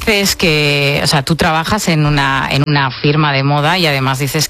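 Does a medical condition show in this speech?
No.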